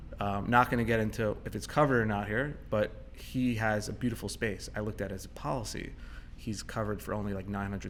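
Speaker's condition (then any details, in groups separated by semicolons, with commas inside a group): No condition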